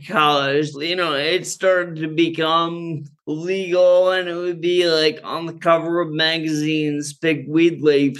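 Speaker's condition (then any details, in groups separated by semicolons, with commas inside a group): Friedreich's ataxia; cannabis strain with doctor's guidance for neuropathic pain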